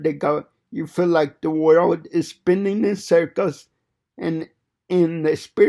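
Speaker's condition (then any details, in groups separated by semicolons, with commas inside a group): Cerebral palsy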